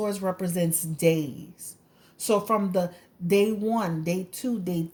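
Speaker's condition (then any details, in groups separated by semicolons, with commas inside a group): No condition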